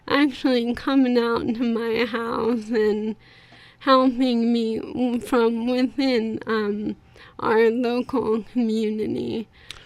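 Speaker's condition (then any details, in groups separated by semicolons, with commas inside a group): ALS; bulbar onset, minor ENT nose surgery; progressive, treatment slowing progression; impeded, more nasal speech, cognition intact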